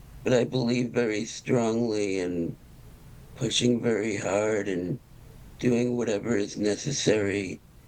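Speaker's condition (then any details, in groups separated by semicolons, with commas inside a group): Parkinson's disease; early-onset form; over 5 years since diagnosis, dystonia with leg cramps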